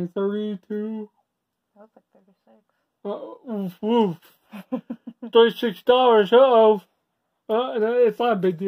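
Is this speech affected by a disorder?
Yes: cerebral palsy.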